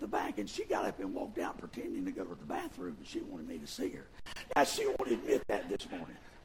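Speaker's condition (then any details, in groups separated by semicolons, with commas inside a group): Vocal fold paralysis, bilateral; speaks with false vocal folds; voice partly regained since loss about 9 years ago, false-fold voicing on camera exam, Baptist Hospital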